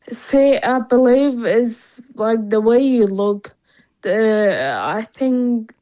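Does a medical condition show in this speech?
Yes: Friedreich's ataxia; rare genetic condition, affects balance, coordination and mobility, causes tiredness, walking affected.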